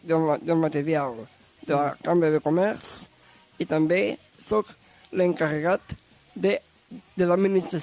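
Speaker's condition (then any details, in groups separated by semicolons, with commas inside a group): Down syndrome; different learning pace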